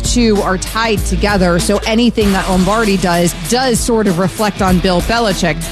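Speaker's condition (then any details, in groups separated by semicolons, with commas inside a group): No condition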